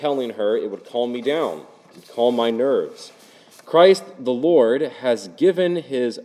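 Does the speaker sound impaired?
No.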